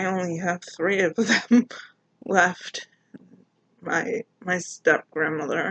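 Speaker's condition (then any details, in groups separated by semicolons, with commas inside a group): Mild cerebral palsy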